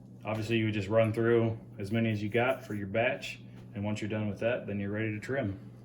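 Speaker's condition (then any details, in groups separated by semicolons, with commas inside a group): No condition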